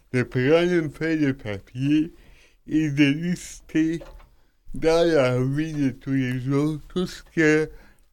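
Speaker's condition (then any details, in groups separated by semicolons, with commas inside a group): Cerebral palsy; wheelchair user, stair-climbing wheelchair chosen for autonomy, not subsidized; self-described as speaking a bit oddly, host says speech not odd at all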